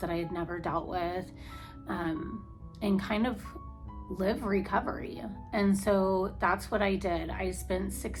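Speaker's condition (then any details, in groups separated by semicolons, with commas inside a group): No condition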